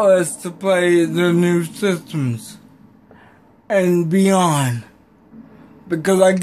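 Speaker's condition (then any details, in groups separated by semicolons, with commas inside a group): Cerebral palsy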